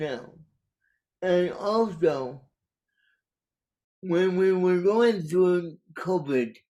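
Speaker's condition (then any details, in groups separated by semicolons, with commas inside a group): Cerebral palsy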